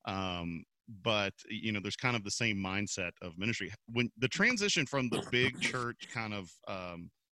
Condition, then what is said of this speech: No condition.